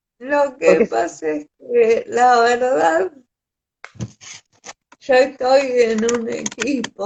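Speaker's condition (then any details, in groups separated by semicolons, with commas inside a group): Cerebral palsy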